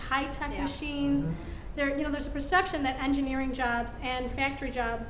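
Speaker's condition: No condition

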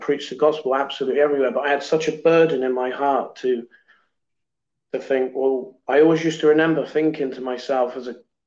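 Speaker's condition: No condition

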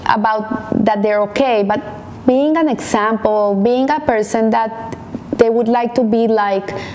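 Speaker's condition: No condition

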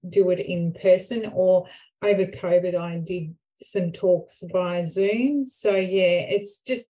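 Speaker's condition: Aphasia; young onset stroke from PFO, reduced right hand function, PFO closure 3.5 to 4 months post-stroke; unable to speak for a week after stroke, talked slowly early on

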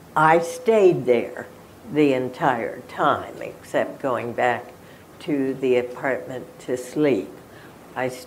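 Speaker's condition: Spasmodic dysphonia; ALS

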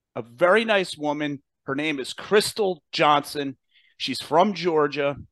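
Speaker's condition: No condition

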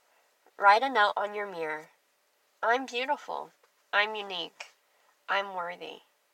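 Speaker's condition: Cleft lip and palate; clear speech

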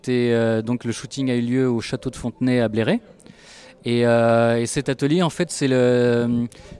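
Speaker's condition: No condition

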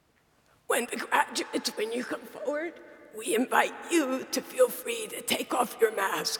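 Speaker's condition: Dysphonia; not painful

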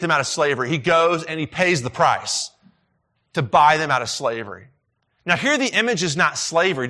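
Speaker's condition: No condition

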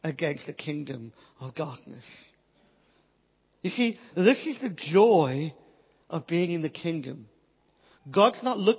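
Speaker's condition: Cleft palate, Pierre Robin syndrome

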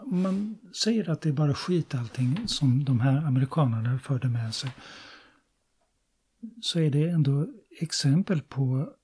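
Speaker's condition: No condition

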